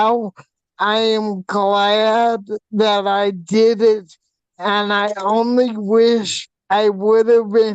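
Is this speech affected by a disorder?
Yes: hydrocephalus with shunt failure.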